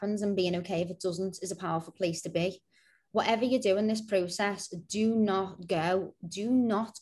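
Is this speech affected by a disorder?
No.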